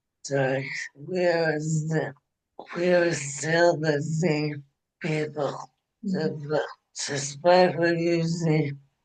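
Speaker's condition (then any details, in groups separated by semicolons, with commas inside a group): ALS; diagnosed after 10 months of tests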